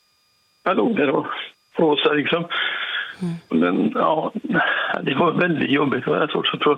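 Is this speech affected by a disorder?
Yes: Parkinson's; 40-50 tablets daily, operation with some kind of tube down the throat; recovering after intensive care about 2 months ago, 12 hours on oxygen; sometimes difficulty speaking, trouble getting voice out properly.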